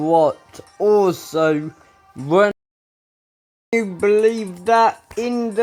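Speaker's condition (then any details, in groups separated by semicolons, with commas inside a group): Ataxia; speech recently worse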